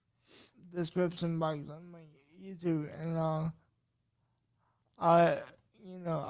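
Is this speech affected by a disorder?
Yes: cerebral palsy.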